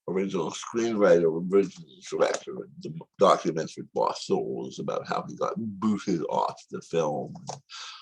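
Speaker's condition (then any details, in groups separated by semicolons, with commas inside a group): Tongue cancer surgery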